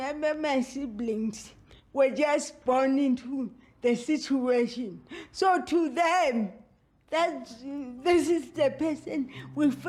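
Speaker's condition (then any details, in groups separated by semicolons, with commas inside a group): Cerebral palsy; moderate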